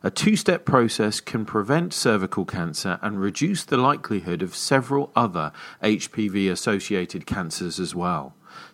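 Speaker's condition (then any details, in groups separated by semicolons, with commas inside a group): No condition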